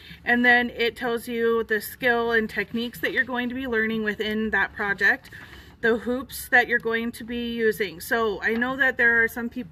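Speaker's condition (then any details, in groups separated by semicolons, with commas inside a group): No condition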